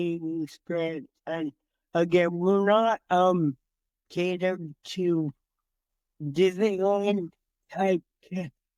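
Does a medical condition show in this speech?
Yes: cerebral palsy; from birth, entire left side.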